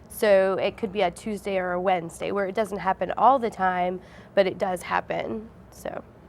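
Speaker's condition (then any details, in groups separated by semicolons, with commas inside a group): No condition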